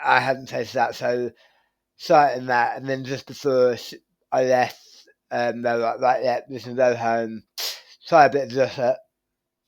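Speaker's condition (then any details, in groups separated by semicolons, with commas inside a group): Tongue cancer surgery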